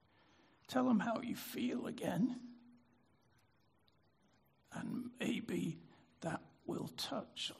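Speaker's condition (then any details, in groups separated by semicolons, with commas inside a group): Spasmodic dysphonia; voice therapist recommended by audiologist Joanne Tyson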